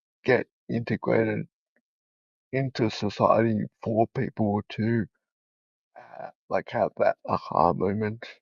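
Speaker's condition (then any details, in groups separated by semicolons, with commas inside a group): Cerebral palsy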